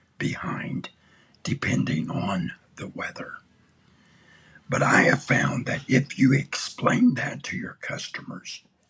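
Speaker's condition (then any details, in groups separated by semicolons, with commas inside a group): Throat cancer; tracheostomy tube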